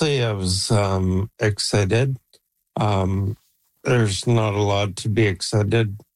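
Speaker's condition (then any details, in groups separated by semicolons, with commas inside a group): ALS; age 48, Neuralink N1 brain implant controls computer by thought, voice banked with 11 labs; progressing, in Neuralink trial with Toronto Western Hospital, implant about 3 months ago; voice deteriorating, expects soon to lose speech, computer to speak in banked voice via Neuralink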